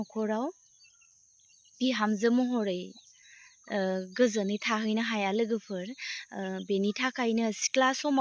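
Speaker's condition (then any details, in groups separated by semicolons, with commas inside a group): No condition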